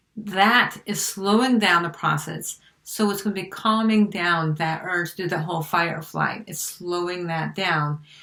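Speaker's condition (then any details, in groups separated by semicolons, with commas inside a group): No condition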